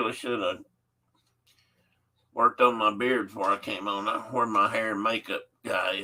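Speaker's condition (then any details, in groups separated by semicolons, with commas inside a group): No condition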